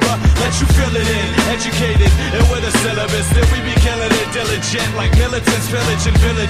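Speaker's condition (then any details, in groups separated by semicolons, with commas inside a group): No condition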